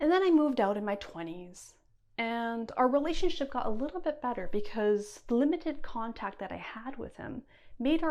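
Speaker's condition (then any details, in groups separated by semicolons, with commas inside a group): No condition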